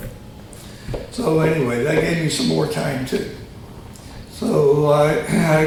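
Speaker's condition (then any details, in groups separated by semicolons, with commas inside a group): Tongue cancer surgery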